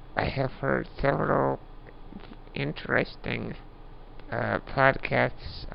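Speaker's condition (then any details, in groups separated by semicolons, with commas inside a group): Duchenne muscular dystrophy; progressive muscle wasting, diminished lung function, sleep apnea, emergency tracheotomy after mucus plug, little arm use; voice audibly worsening late in recording, uses Dragon naturally speaking voice recognition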